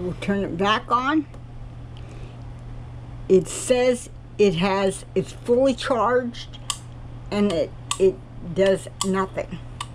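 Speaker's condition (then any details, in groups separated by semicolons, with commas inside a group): Cerebral palsy; cannot walk, crawls to get around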